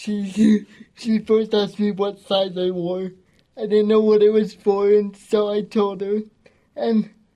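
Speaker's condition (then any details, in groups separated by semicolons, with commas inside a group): Cerebral palsy; gentle, calm, strong voice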